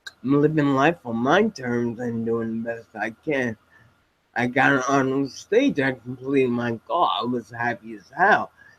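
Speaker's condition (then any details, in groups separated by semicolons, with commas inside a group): Spinocerebellar ataxia type 7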